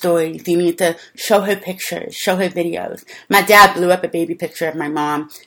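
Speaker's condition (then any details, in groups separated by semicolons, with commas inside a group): Deafness; deaf since childhood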